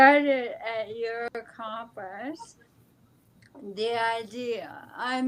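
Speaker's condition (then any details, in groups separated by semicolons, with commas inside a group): ALS; speech affected but still understandable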